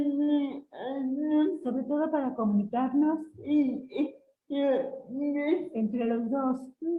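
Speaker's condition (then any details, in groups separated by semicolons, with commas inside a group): Cerebral palsy; since birth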